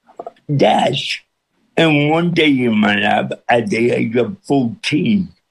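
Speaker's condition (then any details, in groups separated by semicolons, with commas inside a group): Cerebral palsy with speech impediment; speech impediment since birth, John Hayes feared nobody could understand, audience followed within minutes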